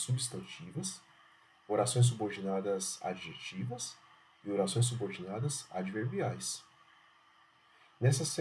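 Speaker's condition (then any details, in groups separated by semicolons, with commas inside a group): No condition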